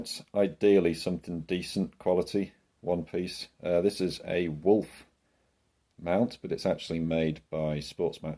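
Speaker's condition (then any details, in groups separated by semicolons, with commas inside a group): No condition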